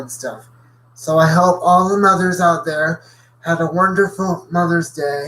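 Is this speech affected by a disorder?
Yes: cerebral palsy.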